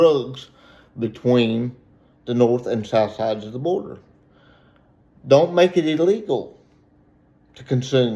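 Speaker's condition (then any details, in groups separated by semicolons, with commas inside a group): Cerebral palsy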